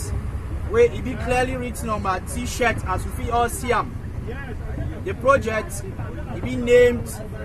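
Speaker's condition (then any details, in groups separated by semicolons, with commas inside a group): No condition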